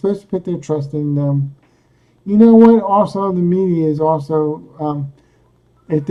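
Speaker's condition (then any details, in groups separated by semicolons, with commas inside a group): Cerebral palsy; speaks coherently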